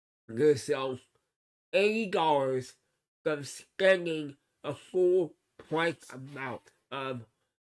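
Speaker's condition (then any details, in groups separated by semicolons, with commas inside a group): Cerebral palsy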